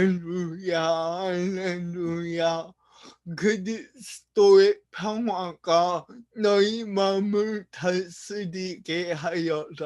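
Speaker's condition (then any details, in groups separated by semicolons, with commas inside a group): Brain lesion disability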